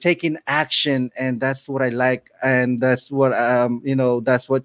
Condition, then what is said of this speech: No condition.